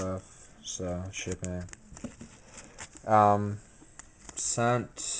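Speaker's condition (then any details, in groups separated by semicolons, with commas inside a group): No condition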